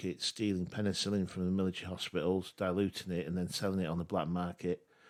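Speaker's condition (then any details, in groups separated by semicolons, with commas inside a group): No condition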